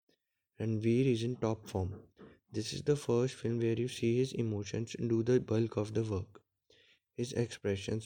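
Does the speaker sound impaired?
No.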